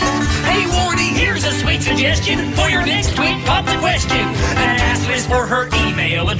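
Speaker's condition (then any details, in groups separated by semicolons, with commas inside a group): No condition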